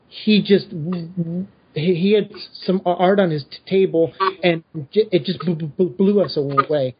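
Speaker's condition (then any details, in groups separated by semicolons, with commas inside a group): Stutter; apologized for so listeners not think of audio issues; repeated sounds, repeated words, blocks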